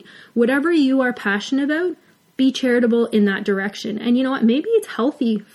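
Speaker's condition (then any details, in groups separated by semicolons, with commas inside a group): No condition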